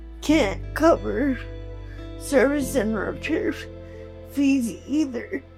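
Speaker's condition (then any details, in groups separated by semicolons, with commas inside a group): Cerebral palsy, quadriplegic; quadriplegic, from birth, all four limbs, oxygen deprivation at birth; needs 24-hour care, assisted out of bed; able to speak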